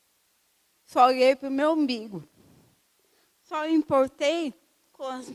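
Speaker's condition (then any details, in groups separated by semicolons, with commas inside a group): Cerebral palsy; from birth, uses wheelchair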